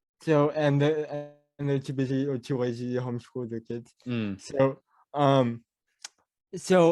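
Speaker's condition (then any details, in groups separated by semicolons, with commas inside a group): Cerebral palsy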